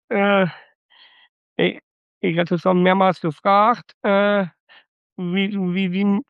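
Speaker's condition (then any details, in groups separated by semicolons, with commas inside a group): Down syndrome (Trisomie 21); congenital trisomy 21, flagged on ultrasound two days before caesarean birth, St. Vinzenz Krankenhaus Datteln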